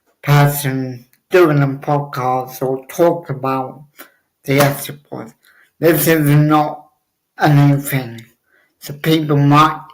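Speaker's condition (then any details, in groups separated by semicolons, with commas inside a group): Cerebral palsy; wheelchair user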